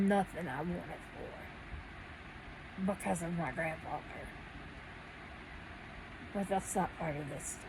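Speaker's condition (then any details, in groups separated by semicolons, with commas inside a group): Cerebral palsy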